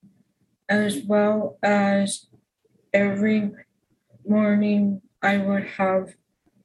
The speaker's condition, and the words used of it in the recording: Aphasia. It feels like everything is jumbled in my mind, but can't get it out.